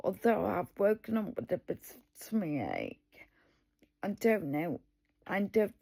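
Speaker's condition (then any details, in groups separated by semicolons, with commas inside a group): Multiple sclerosis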